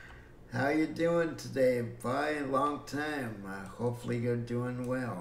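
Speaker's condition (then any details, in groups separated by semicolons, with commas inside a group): Cerebral palsy; breathing fine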